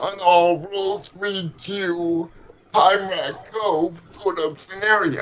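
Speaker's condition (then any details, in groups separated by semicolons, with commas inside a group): Cerebral palsy; legs affected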